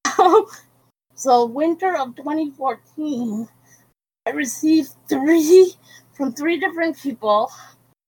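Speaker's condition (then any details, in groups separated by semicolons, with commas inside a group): Cerebral palsy; quadriplegic, wheelchair user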